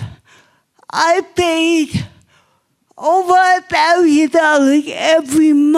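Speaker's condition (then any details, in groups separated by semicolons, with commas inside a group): Cerebral palsy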